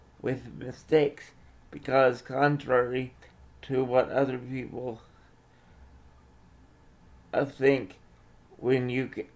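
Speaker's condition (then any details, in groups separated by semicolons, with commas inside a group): Cerebral palsy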